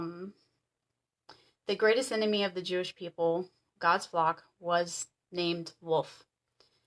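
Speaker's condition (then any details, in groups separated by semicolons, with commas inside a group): No condition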